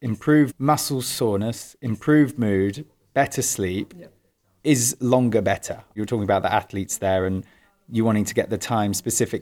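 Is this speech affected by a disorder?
No.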